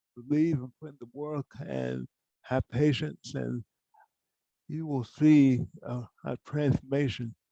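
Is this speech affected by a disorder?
Yes: cerebral palsy; from birth, poor hand use.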